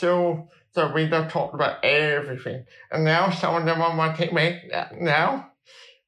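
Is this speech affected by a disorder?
Yes: cerebral palsy; balance and movement helped by football since age four, Cerebral Palsy Alliance until about seven.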